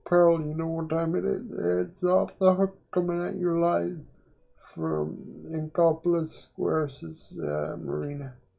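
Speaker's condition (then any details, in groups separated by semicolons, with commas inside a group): Quadriplegic cerebral palsy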